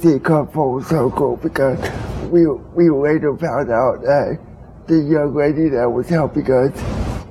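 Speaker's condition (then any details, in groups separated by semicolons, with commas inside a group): Cerebral palsy; rides in specialized wheelchair pushed by brother Brent, kayak towed by Brent, 300-pound tandem bicycle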